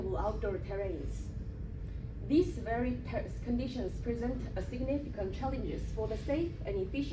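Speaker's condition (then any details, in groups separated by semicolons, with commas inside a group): No condition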